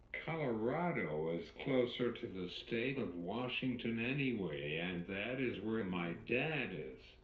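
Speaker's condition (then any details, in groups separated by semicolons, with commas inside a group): Cerebral palsy; uses wheelchair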